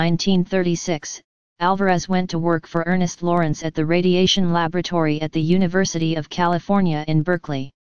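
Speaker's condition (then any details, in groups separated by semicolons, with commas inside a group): No condition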